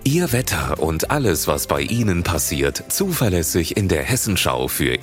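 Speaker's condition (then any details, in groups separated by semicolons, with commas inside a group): No condition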